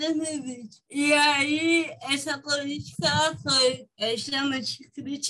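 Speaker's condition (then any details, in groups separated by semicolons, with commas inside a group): Cerebral palsy; from birth, motor sequelae; walks, runs, jumps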